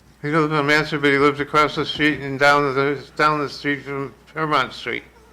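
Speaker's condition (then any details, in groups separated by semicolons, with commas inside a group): Parkinson's; severe, shaking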